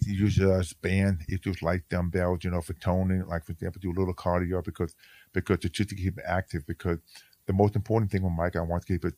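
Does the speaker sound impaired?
Yes: hearing loss; severe speech impediment as a child.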